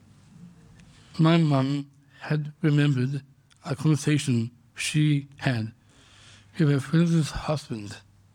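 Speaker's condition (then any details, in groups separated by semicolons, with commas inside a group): Down syndrome; congenital, diagnosed at birth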